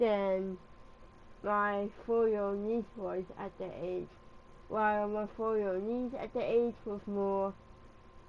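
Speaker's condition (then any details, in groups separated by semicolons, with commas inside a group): Cerebral palsy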